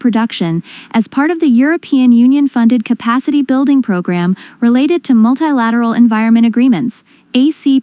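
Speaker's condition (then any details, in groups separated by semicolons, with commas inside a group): No condition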